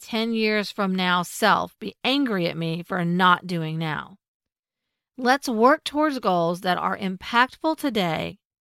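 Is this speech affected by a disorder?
No.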